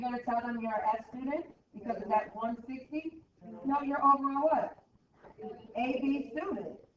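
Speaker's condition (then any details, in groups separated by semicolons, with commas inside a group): No condition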